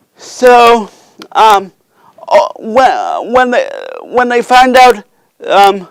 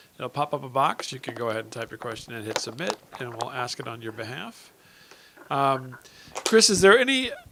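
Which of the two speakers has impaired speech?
The first: cerebral palsy.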